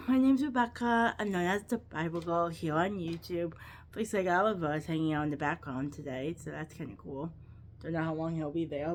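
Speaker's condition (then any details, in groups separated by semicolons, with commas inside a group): Cerebral palsy, quadriplegic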